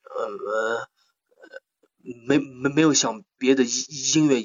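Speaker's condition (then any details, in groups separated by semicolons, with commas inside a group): Stuttering; stutter since childhood, Gansu Jingyuan dialect speaker; mild stutter audible in interview, repetitions, fillers; much worse speaking local dialect, fluent singing in dialect, feels comfortable within own breath rhythm; repeated sounds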